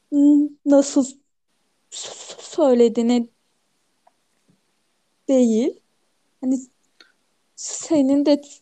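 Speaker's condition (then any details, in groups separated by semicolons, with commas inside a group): Stuttering; consulted a professor about own stuttering five years ago; stutters normally, much more at work and when anxious, very little when alone and relaxed; blocks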